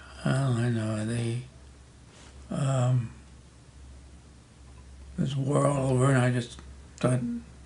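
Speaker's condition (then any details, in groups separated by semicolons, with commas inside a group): Parkinson's disease; mild cognitive impairment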